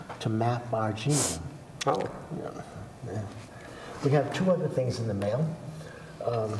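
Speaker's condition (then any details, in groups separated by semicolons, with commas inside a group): No condition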